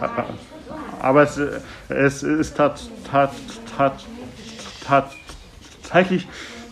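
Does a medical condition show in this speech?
Yes: stuttering; father stuttered as child, possibly genetic, cannot coordinate speech components simultaneously; very severe stuttering; choppy, repetitive, occasional blocks, fluent when singing, milder with pet, throat pain with blocks on r; here repeated sounds, repeated words, prolonged sounds.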